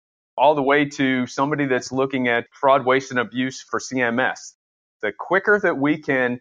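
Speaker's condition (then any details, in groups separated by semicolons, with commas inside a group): No condition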